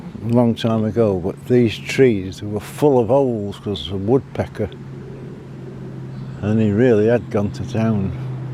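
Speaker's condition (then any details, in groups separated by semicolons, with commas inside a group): No condition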